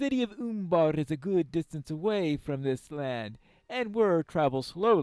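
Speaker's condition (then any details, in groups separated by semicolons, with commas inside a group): No condition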